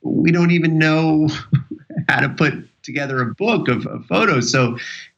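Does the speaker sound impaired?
No.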